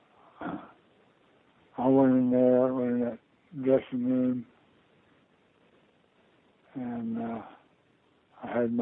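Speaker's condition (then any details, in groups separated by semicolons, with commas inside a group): Parkinson's disease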